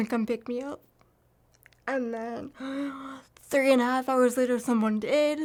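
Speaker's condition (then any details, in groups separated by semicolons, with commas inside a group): Cerebral palsy; from birth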